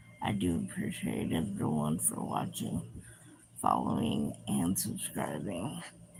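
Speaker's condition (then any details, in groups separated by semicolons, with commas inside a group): Cerebral palsy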